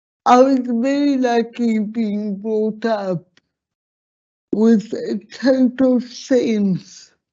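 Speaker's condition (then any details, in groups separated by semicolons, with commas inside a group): Slurred speech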